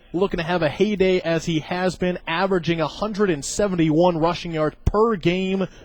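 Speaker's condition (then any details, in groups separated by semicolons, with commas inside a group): No condition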